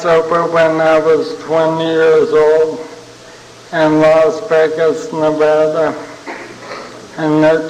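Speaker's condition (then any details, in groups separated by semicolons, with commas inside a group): ALS (Lou Gehrig's disease); young onset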